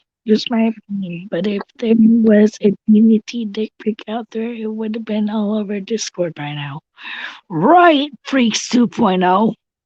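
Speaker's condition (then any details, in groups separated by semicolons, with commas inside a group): Cerebral palsy; tracheotomy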